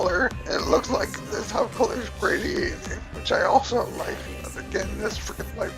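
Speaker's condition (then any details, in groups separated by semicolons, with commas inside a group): Cerebellar ataxia from brain tumour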